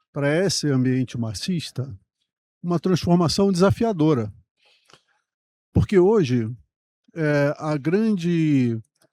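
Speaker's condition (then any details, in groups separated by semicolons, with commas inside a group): No condition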